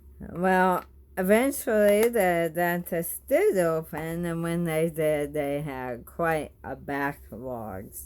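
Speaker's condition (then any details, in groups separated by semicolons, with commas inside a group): Bulbar ALS, bulbar onset; food sticks to teeth, extra saliva, choking risk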